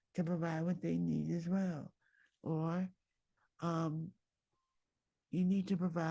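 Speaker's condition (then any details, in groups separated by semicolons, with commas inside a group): Myasthenia gravis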